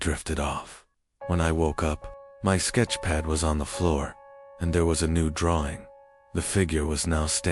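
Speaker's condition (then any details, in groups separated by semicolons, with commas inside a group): No condition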